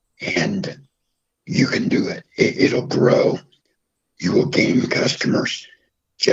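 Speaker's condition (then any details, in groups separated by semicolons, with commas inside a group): Throat cancer, half voicebox, partial laryngectomy; about three years since cancer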